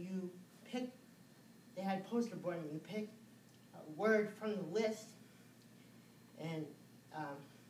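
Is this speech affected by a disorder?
Yes: cerebral palsy.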